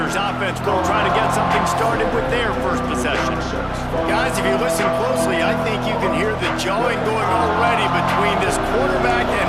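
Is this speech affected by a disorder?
No.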